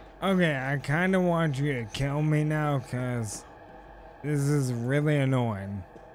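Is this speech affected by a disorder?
Yes: ALS.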